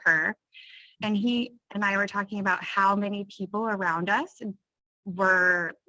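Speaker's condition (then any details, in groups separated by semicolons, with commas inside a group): No condition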